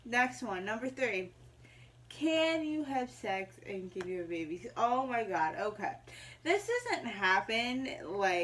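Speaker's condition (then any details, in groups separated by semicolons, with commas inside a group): Mild cerebral palsy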